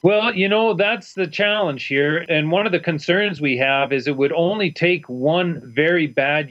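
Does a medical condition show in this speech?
No.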